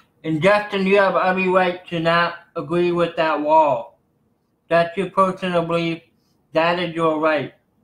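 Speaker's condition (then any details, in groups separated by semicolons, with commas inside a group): Cerebral palsy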